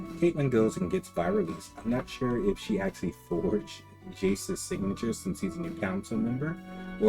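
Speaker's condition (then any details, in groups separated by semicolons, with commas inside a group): No condition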